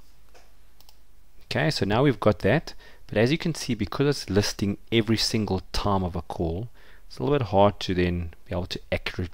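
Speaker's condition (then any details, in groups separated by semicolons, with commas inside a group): No condition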